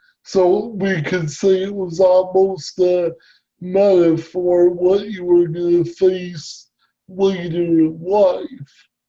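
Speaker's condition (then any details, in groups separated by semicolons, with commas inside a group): Cerebral palsy; present from birth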